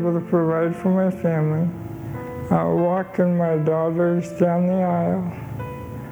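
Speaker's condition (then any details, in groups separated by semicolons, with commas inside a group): ALS; ALS diagnosed February to March 2005; wheelchair user, arms and legs non-functional, unable to dress self; voice changed since before illness, had to find new way to communicate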